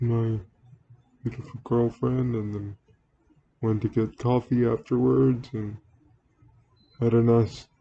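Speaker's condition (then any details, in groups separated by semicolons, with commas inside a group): Cerebral palsy; wheelchair user, physical therapy since childhood; speaks relatively well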